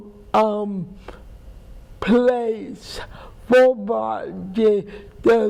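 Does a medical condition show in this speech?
Yes: cerebral palsy; speech impairment.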